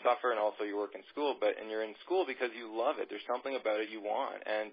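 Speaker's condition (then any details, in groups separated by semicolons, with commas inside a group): No condition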